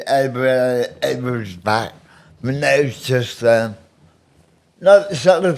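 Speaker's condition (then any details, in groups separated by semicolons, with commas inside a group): Medication-induced speech impediment; caused by excessive prescribed medication doses; on medication about 50 years, since age 16-17; hard to understand, struggles with some words, still affected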